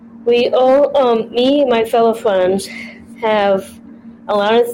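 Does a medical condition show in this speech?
Yes: Down syndrome; trisomy 21, congenital.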